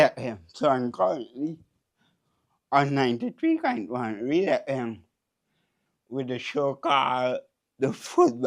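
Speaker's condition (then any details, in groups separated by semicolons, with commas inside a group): Cerebral palsy; since birth, wheelchair user for years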